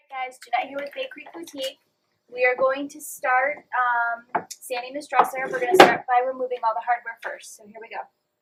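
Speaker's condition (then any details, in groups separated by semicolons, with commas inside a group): No condition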